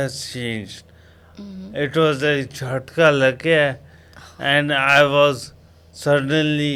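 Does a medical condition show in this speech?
Yes: coma after road accident.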